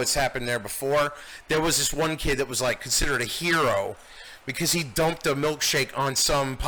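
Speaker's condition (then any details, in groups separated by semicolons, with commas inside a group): No condition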